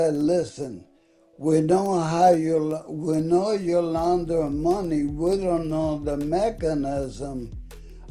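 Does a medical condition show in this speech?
Yes: ALS.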